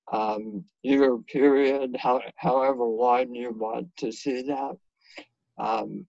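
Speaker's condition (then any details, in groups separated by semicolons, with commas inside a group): Head and neck cancer surgery; five head and neck cancers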